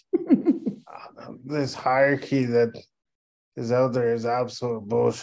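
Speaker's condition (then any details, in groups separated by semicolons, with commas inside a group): Cerebral palsy; wheelchair from age 5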